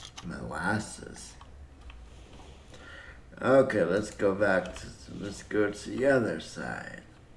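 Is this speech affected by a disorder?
Yes: cerebral palsy; breathing fine.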